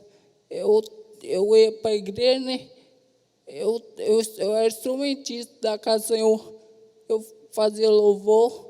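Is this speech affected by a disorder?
Yes: traumatic brain injury, severe; regained sounds after predicted inability to speak.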